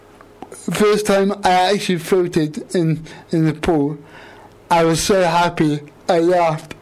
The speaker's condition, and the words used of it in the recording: Cerebral palsy. You have to make real effort to shape your words and your speech so that people can understand you better.